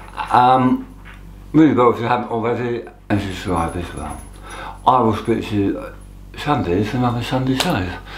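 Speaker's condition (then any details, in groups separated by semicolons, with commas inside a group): Tongue cancer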